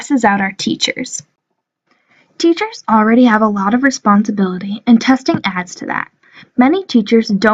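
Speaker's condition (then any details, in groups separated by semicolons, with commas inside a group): No condition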